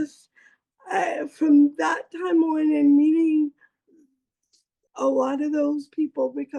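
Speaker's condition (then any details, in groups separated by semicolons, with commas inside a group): Cerebral palsy; lifelong, childhood surgeries; uses wheelchair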